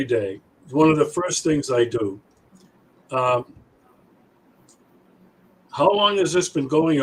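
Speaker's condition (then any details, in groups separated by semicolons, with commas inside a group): No condition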